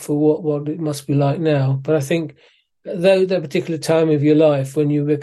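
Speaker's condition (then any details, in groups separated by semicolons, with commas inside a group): Parkinson's disease; physiotherapy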